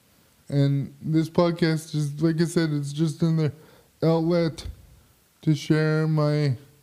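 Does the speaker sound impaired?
Yes: quad spastic cerebral palsy; spastic quadriplegic cerebral palsy, uses power wheelchair; chronic pain, ongoing spasticity, spastic laughter.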